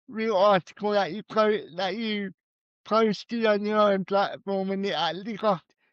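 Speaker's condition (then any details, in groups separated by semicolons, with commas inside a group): Cerebral palsy; arms affected, left hand usable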